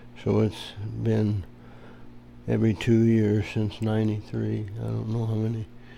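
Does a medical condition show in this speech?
Yes: Parkinson's disease; managed, under control.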